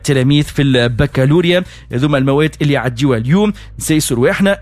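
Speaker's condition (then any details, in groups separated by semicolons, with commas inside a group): No condition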